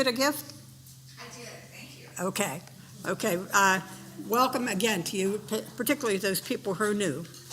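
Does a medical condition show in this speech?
No.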